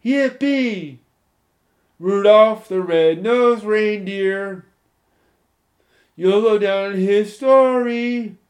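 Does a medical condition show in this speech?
Yes: spastic cerebral palsy, moderate.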